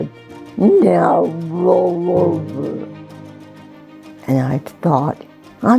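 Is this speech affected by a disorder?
Yes: cerebral palsy; severe; received speech therapy.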